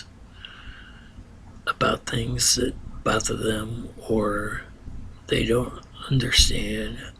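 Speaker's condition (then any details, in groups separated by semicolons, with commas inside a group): Ataxia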